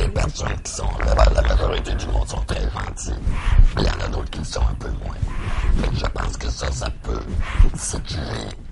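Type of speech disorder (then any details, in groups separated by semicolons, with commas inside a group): Speech with a voice prosthesis; total laryngectomy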